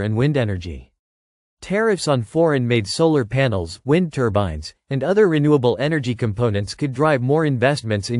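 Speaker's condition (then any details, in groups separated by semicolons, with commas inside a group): No condition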